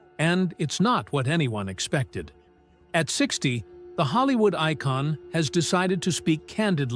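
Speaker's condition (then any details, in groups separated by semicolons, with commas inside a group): No condition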